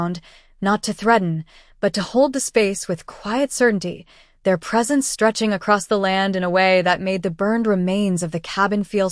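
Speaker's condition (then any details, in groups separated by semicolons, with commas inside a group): No condition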